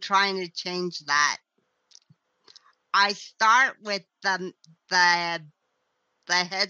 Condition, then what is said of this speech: Cerebral palsy. I wanted to be a professional singer-songwriter when I was able to sing, mm-hmm.